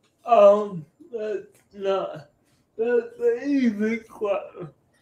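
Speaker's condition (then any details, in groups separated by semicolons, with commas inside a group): Cerebral palsy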